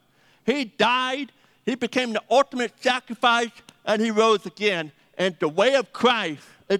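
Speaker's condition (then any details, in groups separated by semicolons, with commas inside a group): Deafness; needs names repeated several times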